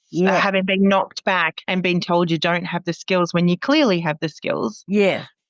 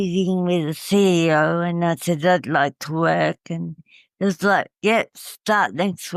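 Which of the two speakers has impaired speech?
The second: cerebral palsy; caused by breathing stoppage after birth, uses wheelchair; coma after failed hip operation, long rehabilitation; tracheostomy, no voice one year, voice regained.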